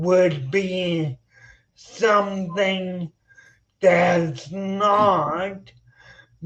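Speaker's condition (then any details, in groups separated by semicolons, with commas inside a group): Spinocerebellar ataxia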